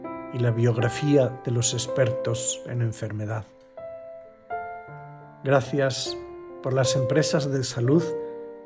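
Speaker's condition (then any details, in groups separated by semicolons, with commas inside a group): No condition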